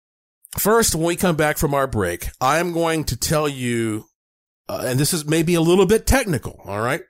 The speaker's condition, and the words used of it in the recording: No condition.